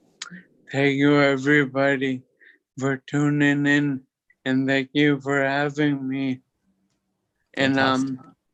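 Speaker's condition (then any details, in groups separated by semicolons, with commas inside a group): Toxic leukoencephalopathy, locked-in syndrome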